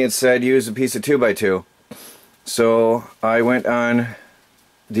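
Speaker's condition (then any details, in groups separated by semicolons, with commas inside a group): No condition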